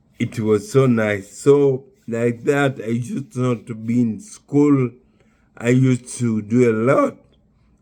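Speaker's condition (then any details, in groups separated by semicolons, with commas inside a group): Neurological disease; neurological disease affecting speech and balance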